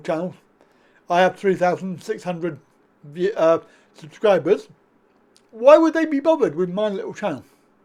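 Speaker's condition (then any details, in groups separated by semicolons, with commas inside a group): Cerebral palsy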